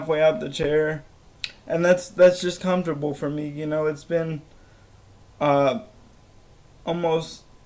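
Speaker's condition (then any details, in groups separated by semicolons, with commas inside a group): Cerebral palsy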